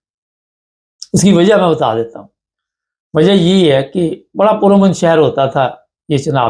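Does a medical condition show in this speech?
No.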